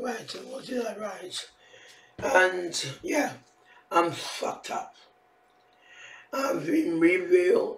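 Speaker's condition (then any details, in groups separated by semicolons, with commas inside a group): Facial palsy; can barely hear own speech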